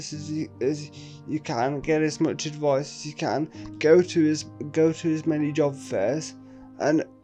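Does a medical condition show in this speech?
Yes: quadriplegic cerebral palsy.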